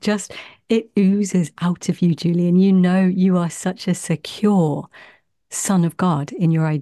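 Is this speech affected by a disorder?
No.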